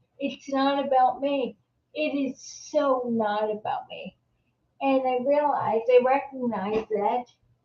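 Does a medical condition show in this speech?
Yes: multiple sclerosis; secondary progressive, earlier relapsing remitting, aggressive; on medication, exhausted; hears herself slurring.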